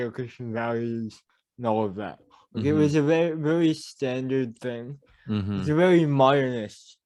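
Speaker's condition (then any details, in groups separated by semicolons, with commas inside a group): Cerebral palsy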